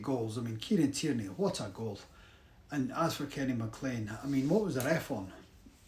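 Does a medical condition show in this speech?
No.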